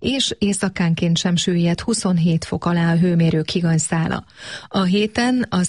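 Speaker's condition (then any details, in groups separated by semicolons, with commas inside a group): No condition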